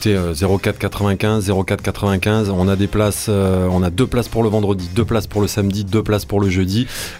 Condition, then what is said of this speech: No condition.